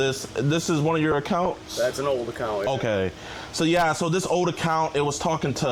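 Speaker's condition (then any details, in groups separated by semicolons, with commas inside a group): No condition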